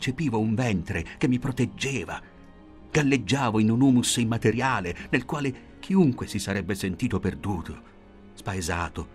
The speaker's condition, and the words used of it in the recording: None; typical speech.